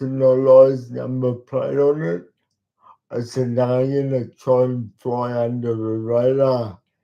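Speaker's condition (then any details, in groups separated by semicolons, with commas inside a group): Cerebral palsy; talks slowly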